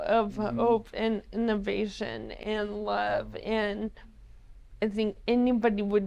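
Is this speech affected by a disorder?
Yes: ALS.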